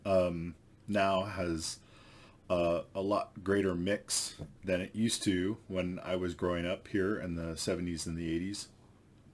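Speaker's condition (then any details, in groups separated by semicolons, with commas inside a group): No condition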